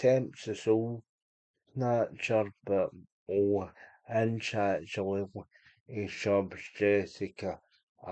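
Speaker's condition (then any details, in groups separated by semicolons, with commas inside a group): Cerebral palsy; unable to walk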